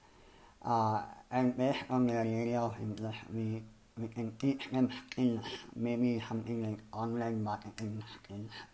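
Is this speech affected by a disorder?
Yes: cleft palate and lip; developed a very different way of speaking.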